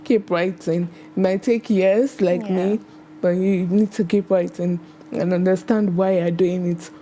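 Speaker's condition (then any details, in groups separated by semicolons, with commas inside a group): Cerebral palsy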